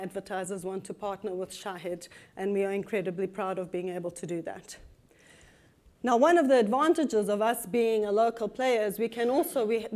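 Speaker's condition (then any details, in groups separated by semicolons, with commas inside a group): No condition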